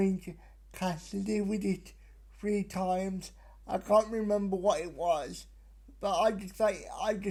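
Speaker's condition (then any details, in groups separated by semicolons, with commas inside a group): Cerebral palsy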